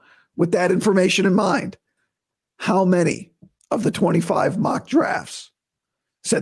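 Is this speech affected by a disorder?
Yes: vocal cord surgery recovery; doctor approves talking.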